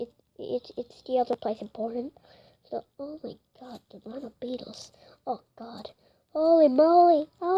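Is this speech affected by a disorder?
No.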